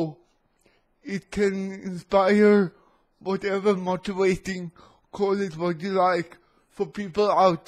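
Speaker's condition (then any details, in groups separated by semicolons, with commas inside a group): Cerebral palsy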